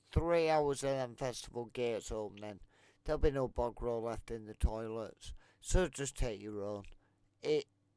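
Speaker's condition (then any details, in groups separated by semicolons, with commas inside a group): Multiple sclerosis; affects legs; legs weak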